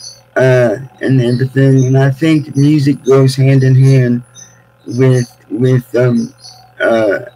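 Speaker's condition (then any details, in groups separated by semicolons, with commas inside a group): Cerebral palsy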